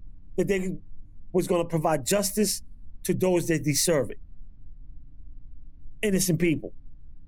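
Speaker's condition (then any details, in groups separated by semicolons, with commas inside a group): No condition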